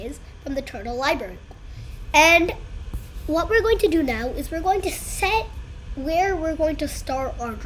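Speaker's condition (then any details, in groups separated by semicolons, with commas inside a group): No condition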